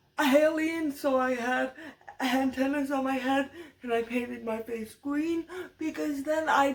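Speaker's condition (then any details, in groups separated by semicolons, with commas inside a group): Cerebral palsy, severe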